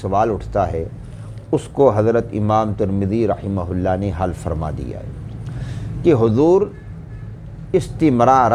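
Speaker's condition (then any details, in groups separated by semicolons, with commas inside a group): No condition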